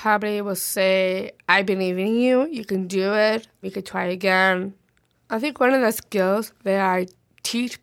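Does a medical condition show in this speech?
Yes: Down syndrome; trisomy 21, extra copy of chromosome 21, needs others to speak slowly to hear them.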